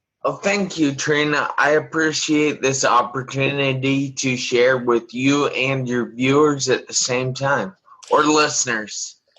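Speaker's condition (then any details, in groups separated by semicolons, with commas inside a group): Traumatic brain injury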